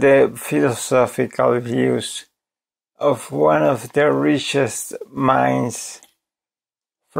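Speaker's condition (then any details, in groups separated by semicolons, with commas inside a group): ALS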